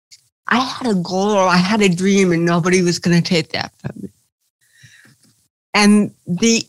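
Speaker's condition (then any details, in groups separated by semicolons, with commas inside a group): Cerebral palsy; since birth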